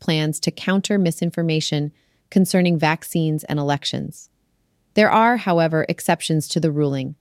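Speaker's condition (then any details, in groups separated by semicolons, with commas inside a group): No condition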